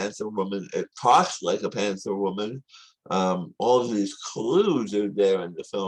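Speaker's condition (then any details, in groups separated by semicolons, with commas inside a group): Tongue cancer surgery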